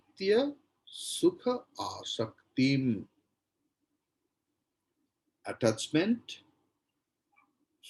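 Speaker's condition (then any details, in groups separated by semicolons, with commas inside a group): No condition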